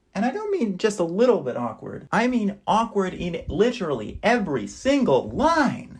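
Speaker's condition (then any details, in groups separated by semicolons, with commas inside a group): No condition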